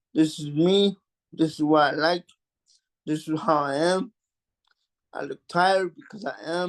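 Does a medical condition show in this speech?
Yes: cerebral palsy; mild.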